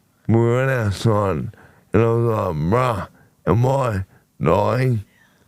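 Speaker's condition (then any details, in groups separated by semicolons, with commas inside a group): Motor neurone disease; voice became very nasal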